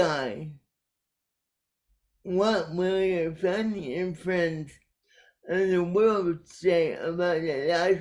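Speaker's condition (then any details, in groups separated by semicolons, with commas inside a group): Cerebral palsy; caused by brainstem aneurysm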